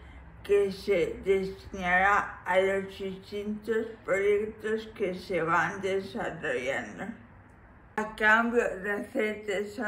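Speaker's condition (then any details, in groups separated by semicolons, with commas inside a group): Brain injury from traffic accident; some years ago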